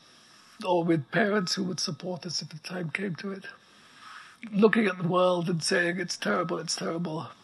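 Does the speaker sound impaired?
Yes: ALS; progressive neuromuscular illness, effectively quadriplegic, wheelchair six months after diagnosis, plastic nasal breathing pump; immobile for hours on end, pump sets breathing rate, writes by dictation; voice very weak, needs amplifier, breathing apparatus audible in background.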